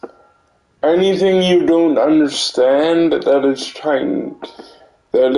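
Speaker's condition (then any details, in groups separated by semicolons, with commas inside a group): Cerebral palsy; limbs affected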